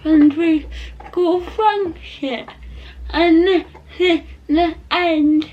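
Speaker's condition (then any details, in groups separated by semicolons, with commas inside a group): Cerebral palsy; not quadriplegic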